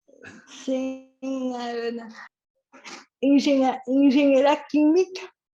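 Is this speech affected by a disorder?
Yes: cerebral palsy.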